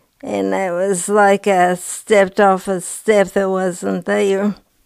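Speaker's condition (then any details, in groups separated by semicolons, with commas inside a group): Parkinson's disease; diagnosed early 50s, ropinirole increased over 7-8 years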